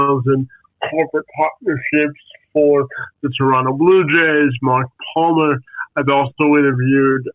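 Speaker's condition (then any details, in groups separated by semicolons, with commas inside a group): Spastic quadriplegic cerebral palsy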